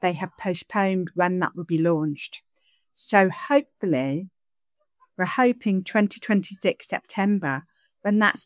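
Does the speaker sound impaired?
Yes: deafness; sign-supported English, signing and speaking at the same time.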